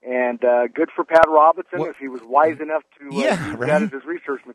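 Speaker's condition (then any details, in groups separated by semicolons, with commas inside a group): No condition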